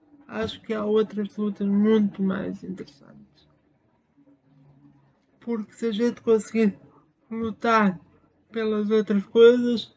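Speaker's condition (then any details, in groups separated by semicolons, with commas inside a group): Spastic cerebral palsy; spastic motor type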